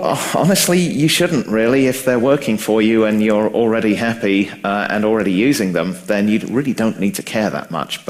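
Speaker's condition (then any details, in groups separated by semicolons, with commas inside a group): No condition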